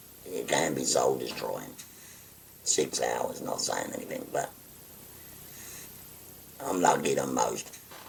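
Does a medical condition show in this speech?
Yes: laryngectomy; total laryngectomy.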